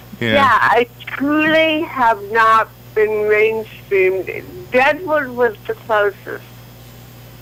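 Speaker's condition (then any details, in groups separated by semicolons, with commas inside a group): Cerebral palsy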